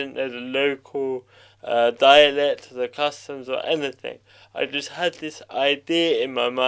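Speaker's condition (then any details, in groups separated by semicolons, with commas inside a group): Cerebral palsy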